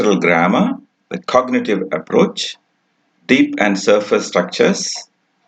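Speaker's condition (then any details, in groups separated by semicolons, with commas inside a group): No condition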